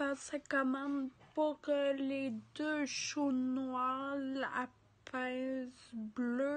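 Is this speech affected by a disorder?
Yes: ataxia; degenerative.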